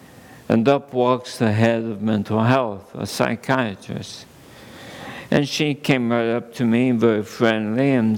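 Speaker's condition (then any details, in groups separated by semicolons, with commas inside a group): ALS; under neurologist care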